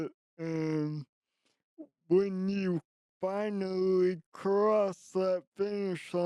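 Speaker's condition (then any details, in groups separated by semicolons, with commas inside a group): Traumatic brain injury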